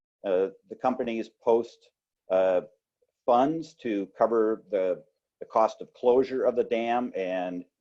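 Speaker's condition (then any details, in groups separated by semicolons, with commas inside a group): No condition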